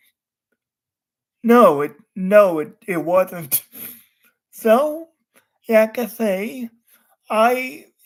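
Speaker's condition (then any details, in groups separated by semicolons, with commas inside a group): Cerebral palsy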